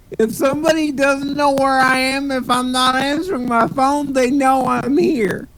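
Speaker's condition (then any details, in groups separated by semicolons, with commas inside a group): Cerebral palsy; speech sounds drunk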